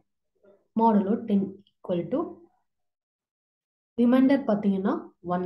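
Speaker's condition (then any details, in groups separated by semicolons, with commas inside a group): No condition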